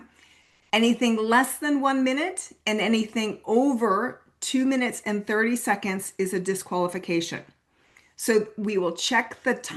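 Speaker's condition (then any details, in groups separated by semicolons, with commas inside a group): No condition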